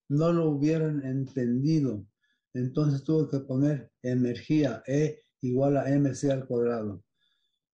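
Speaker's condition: Parkinson's disease; fairly controlled

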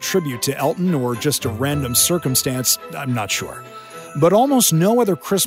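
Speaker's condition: No condition

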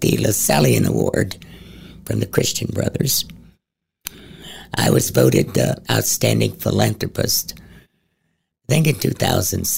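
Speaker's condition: Head and neck cancer, stage 4, into voice box

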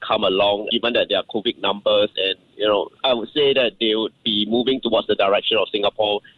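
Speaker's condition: No condition

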